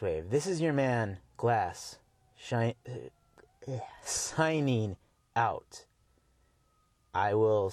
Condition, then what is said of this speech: Stuttering. This is coming from the heart, my mind, as I speak, and it's not easy, especially when you have a stuttering problem that I have to already control on air.